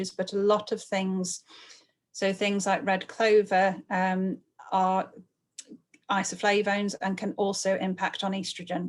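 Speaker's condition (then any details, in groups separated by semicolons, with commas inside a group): No condition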